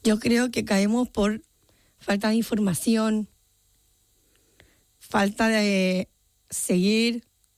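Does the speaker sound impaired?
Yes: Down syndrome; genetic condition; age 30.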